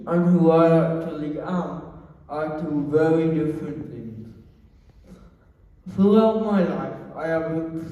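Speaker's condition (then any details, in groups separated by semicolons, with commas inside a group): Cerebral palsy; wheelchair user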